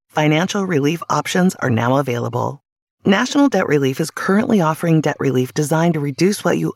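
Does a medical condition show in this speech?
No.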